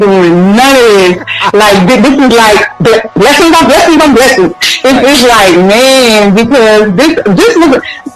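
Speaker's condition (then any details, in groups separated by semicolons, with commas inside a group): Stutter; stutter since age 3; repeated sounds, repeated words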